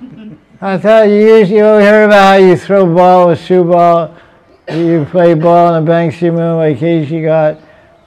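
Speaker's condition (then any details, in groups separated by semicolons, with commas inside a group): Deafness; self-reported; fluent spoken lecture, reads translations aloud, relies on audience feedback for volume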